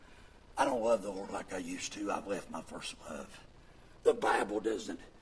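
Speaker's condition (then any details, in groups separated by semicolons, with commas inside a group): Vocal fold paralysis, bilateral; speaks with false vocal folds; pushes much air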